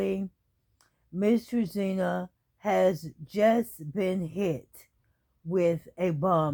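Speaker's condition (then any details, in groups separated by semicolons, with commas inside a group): ALS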